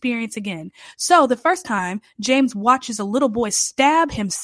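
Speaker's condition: No condition

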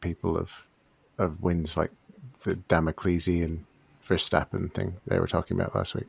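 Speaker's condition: No condition

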